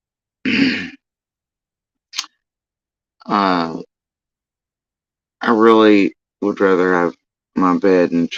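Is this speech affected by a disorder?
Yes: facial paralysis after surgery; tongue.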